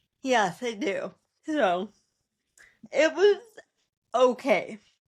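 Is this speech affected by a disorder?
Yes: cerebral palsy.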